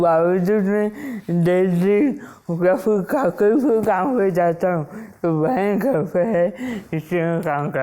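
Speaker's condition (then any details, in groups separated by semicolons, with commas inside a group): Wilson's disease; onset at age 16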